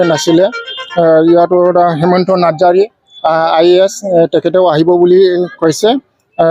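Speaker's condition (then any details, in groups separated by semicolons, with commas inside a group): No condition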